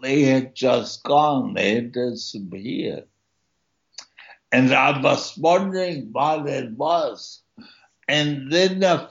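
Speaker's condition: Stroke with speech impediment; tracheotomy

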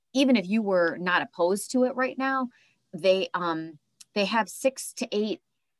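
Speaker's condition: No condition

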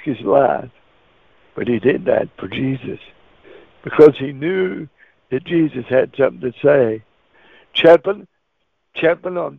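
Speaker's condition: Cerebral palsy; wheelchair user

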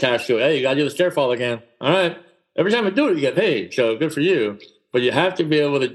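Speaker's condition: Cleft palate; congenital cleft palate

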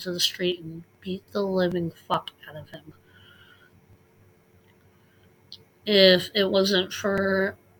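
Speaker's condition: Cleft lip and palate, unilateral cleft lip and palate; slow speech development

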